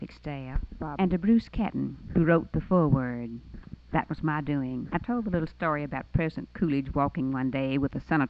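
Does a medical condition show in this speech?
No.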